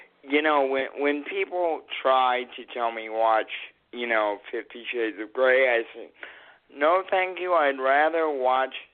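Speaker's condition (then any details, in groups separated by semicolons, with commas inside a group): Cerebral palsy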